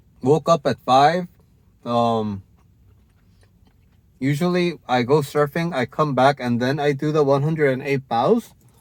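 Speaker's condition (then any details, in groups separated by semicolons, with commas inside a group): No condition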